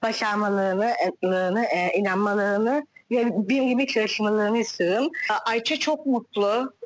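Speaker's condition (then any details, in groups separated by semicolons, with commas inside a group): Down syndrome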